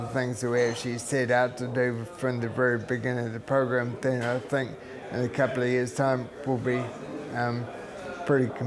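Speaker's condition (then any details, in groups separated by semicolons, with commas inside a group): Multiple sclerosis; diagnosed about 13 years ago, progressive, fatigue, unsteady walking; slurred like drunk as day progresses with fatigue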